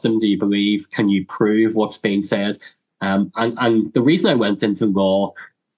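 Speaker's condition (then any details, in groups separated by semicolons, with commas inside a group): Cleft lip and palate; congenital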